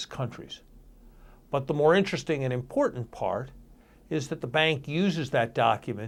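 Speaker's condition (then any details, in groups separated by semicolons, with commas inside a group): No condition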